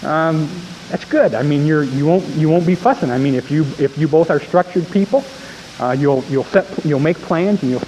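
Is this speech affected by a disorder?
No.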